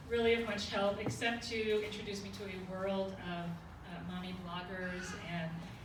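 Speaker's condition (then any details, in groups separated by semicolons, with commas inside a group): No condition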